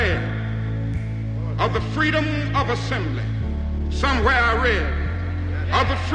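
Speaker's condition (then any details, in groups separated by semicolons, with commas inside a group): No condition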